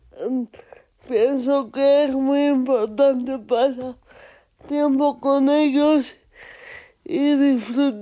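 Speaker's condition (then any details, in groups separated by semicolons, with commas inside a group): Cerebral palsy; photographs with adapted cameras and systems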